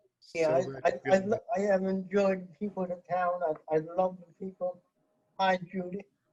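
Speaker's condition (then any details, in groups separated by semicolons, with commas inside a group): Cerebral palsy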